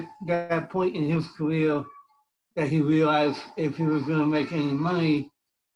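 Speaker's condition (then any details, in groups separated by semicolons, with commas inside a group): Cerebral palsy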